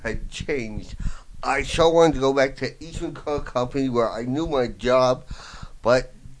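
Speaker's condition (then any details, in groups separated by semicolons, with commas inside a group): Voice box damage, traumatic brain injury; voice box partially damaged by fireman's trach tube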